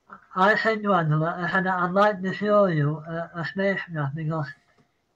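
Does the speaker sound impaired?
Yes: Parkinson's; citing Parkinson's.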